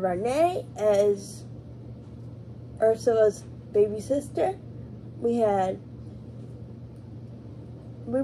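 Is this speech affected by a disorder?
Yes: cerebral palsy.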